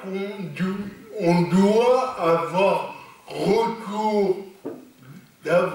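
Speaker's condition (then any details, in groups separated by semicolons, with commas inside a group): Cerebral palsy; lifelong, non-progressive; stable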